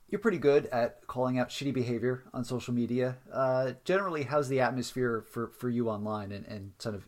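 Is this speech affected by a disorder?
No.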